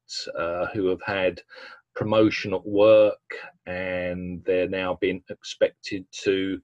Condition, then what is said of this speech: Stuttering. And if it happens too often, then I know I've got to do something to put it right.